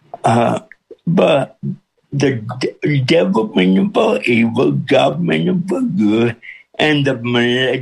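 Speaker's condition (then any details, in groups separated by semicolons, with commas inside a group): Cerebral palsy with speech impediment; speech impediment since birth, John Hayes feared nobody could understand, audience followed within minutes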